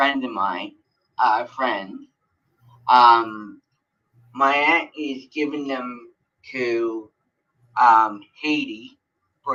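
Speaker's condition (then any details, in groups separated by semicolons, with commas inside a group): Cerebral palsy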